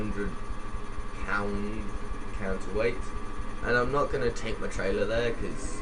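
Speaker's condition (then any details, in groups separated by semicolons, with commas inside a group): No condition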